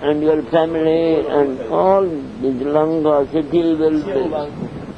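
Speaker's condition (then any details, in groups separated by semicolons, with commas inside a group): Deafness; questions from listeners not taken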